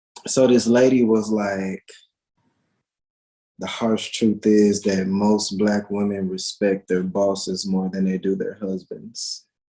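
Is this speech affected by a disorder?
No.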